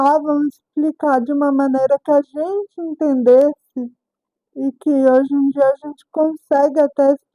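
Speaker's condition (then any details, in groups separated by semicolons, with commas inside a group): Cerebral palsy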